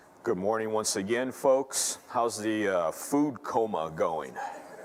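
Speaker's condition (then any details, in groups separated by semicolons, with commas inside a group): No condition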